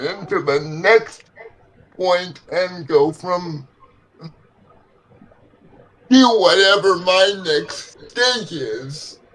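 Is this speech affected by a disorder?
Yes: cerebral palsy; legs affected.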